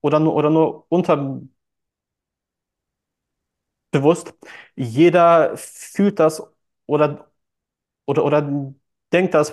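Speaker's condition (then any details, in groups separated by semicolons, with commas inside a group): Stuttering; since childhood, hard in childhood, youth, school and nearly all speaking situations; speech hangs at times, part-word repetitions; repeated sounds, blocks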